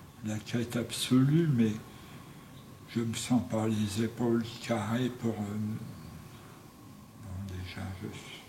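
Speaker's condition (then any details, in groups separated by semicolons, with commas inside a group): Tongue cancer; tracheostomy after surgery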